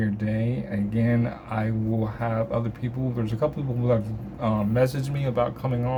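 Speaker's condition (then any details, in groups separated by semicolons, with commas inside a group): Cerebral palsy; from birth, affects motor skills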